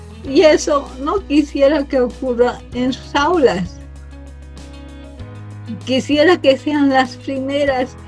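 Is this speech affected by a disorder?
Yes: cerebral palsy from birth.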